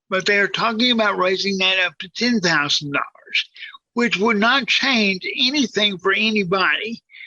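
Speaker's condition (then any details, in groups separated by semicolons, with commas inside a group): Cerebral palsy, severe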